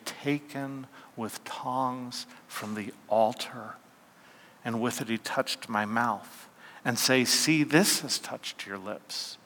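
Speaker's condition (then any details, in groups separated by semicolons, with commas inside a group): No condition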